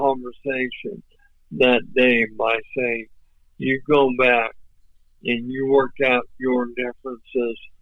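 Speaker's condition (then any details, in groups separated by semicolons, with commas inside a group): ALS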